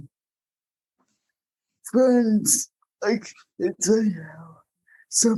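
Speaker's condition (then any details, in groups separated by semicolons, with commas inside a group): Cerebral palsy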